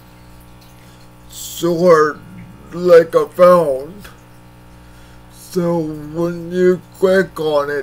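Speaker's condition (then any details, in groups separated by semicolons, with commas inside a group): Cerebral palsy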